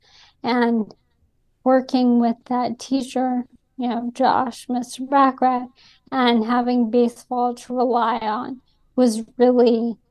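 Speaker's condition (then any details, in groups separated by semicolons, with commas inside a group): ALS; diagnosed by elimination over multiple years by Dr. Neil Snyder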